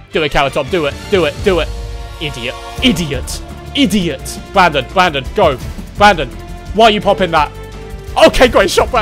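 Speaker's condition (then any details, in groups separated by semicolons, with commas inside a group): No condition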